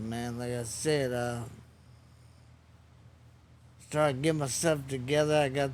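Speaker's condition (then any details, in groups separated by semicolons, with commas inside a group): Traumatic brain injury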